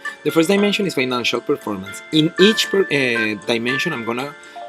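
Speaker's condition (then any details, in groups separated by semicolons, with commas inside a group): No condition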